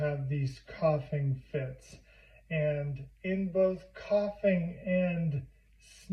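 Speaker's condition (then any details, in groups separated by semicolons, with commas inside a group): Primary lateral sclerosis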